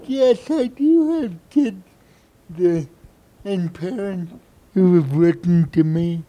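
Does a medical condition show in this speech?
Yes: cerebral palsy; from birth, brain injury disrupting messages between brain and body, therapy in childhood; no medication.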